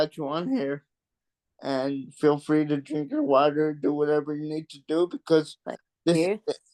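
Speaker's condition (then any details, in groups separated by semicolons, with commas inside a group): Cerebral palsy; mild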